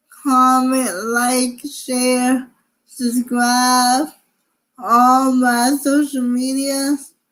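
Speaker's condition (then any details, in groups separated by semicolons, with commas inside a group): Cerebral palsy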